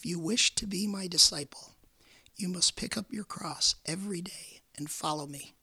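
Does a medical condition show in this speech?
Yes: repeated vocal cord surgery; 19 vocal cord surgeries, 25 surgeries total, Hodgkin's lymphoma diagnosed at age 36, cancer three times; few weeks after 19th vocal cord surgery at University of Michigan.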